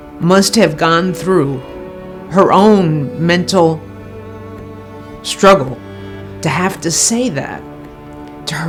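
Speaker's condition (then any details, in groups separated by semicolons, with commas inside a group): No condition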